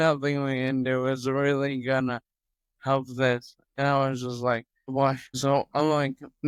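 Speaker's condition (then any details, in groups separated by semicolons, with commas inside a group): Toxic leukoencephalopathy, locked-in syndrome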